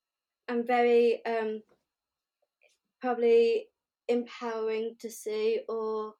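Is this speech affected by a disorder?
Yes: Down syndrome.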